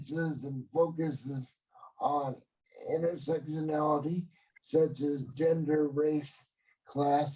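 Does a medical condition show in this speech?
Yes: cerebral palsy.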